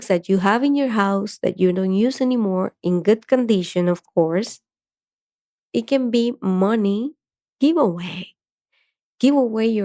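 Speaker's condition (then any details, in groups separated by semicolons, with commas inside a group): No condition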